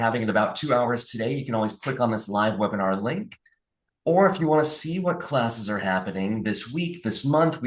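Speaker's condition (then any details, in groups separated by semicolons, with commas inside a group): No condition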